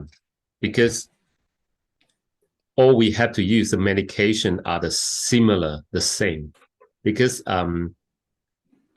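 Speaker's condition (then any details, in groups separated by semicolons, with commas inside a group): No condition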